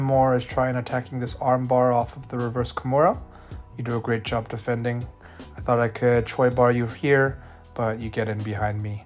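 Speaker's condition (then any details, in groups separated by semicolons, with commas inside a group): No condition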